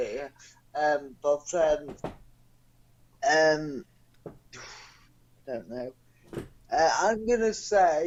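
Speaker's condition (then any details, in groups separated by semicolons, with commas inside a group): Cerebral palsy; non-progressive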